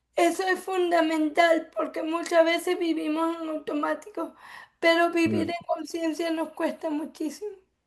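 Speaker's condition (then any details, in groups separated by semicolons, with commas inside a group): Cerebral palsy; affects speech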